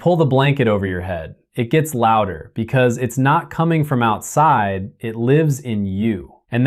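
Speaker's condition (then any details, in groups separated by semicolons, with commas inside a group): No condition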